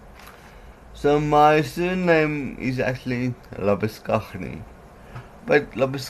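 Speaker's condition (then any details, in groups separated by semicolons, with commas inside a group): Cerebral palsy; uses oxygen machine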